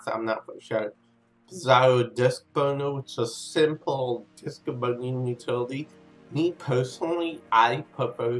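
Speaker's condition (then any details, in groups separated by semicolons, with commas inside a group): Cerebral palsy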